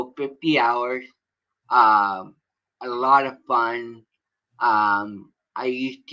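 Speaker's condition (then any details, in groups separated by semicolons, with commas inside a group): Cerebral palsy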